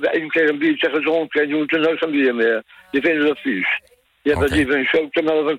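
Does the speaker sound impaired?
Yes: tongue cancer; smoked from age 14; former smoker, stopped smoking because of the cancer.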